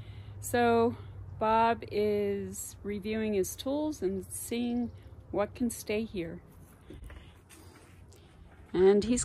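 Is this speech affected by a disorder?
No.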